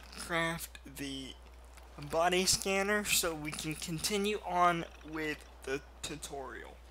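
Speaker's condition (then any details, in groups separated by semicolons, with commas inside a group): Cerebral palsy, mild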